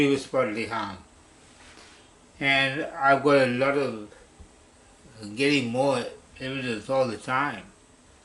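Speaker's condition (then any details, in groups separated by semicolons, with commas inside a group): Parkinson's disease; idiopathic per hospital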